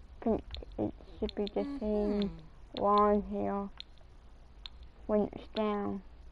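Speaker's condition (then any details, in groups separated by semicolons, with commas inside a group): Cerebral palsy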